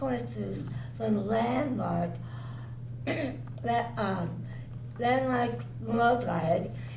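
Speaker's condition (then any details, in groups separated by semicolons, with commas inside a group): Cerebral palsy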